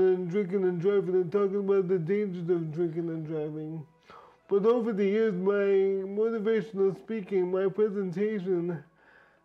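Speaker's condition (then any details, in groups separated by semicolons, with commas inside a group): Brain injury; brain and spinal cord injury, drink-driving crash; slow progression after coma, physiotherapy, speech therapy; speech therapy, speech now fairly understandable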